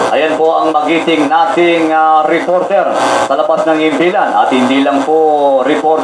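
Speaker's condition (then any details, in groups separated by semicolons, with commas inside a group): No condition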